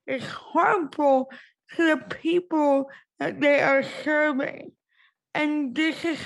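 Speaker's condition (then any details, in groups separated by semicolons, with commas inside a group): Cerebral palsy; wheelchair user, impaired speech since childhood; speaks concisely and quickly to hold listeners' attention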